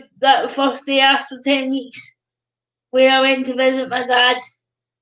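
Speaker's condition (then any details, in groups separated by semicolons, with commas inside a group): Cerebral palsy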